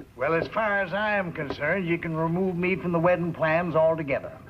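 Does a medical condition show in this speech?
No.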